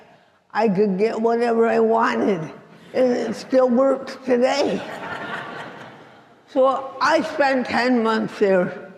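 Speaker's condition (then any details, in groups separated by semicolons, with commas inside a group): Cerebral palsy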